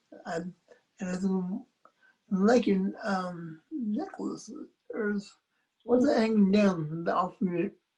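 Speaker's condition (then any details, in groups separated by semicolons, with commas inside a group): Cerebral palsy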